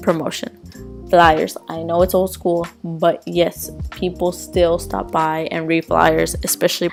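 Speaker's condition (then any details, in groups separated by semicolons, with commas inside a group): No condition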